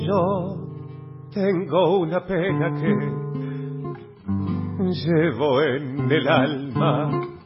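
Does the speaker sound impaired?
No.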